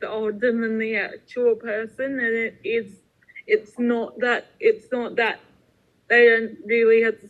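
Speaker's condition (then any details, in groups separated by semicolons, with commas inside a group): Cerebral palsy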